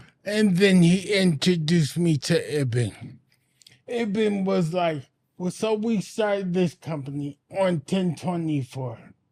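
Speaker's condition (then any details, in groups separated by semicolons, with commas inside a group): Anoxic brain injury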